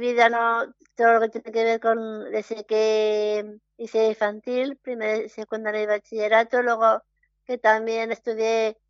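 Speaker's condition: Down syndrome; interviewed by telephone

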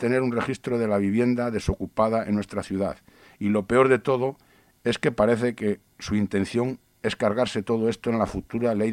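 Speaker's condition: No condition

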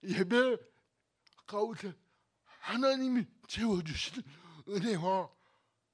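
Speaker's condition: Cerebral palsy; two surgeries upcoming

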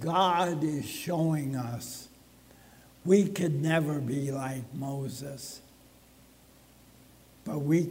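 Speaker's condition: ALS (Lou Gehrig's disease); als diagnosed this past spring, no cure, affects speaking, swallowing, walking; talks softly to save air, asks Wendy to turn microphone volume up; speech may sound drunk to newcomers, soft voice, limited breath

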